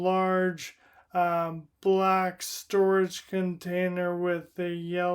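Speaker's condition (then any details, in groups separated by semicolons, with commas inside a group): Primary lateral sclerosis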